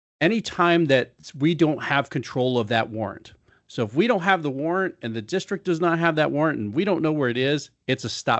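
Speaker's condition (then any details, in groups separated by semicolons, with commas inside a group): No condition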